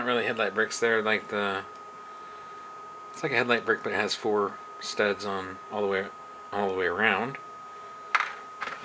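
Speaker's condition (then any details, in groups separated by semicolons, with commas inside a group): No condition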